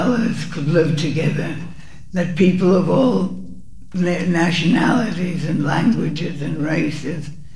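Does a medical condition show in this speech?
Yes: Parkinson's; forgets names while speaking.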